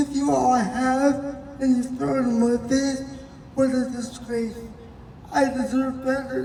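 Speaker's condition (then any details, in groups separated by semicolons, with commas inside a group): Cerebral palsy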